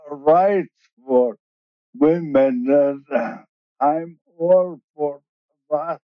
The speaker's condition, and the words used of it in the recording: ALS (motor neuron disease). So just so everyone knows, ALS has caused you to have slurred speech or slowed speech.